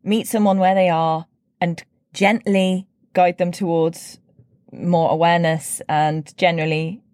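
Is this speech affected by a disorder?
No.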